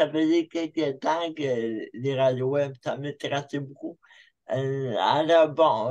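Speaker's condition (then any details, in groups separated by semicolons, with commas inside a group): Cerebral palsy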